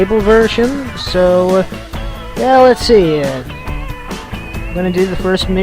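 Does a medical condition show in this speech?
No.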